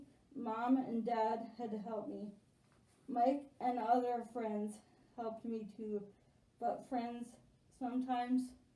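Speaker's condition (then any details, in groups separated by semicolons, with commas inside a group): Spastic quadriplegic cerebral palsy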